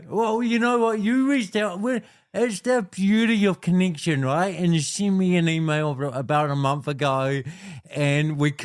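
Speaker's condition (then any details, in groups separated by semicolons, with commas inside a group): Cerebral palsy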